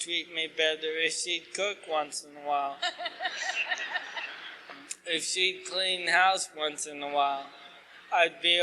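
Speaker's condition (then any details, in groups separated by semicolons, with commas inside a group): ALS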